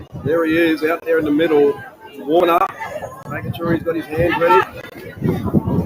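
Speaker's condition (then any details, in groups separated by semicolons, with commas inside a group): No condition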